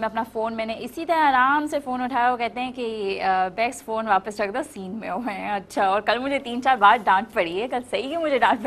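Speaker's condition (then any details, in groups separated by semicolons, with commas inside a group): No condition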